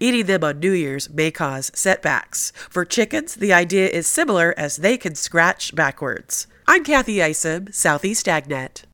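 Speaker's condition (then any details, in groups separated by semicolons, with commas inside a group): No condition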